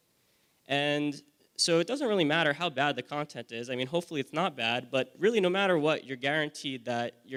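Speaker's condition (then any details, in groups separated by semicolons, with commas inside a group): No condition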